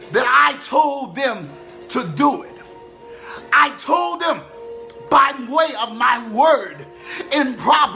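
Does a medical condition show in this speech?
No.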